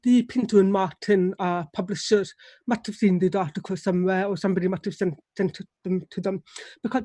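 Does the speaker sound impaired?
Yes: deafness; relies on lip reading.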